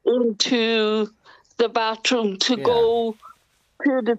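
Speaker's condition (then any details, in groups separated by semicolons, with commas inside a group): Cerebral palsy, quadriplegia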